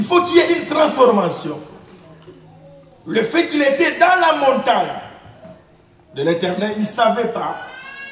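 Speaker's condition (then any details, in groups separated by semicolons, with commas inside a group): No condition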